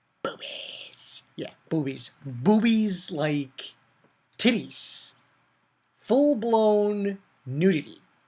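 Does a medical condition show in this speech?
No.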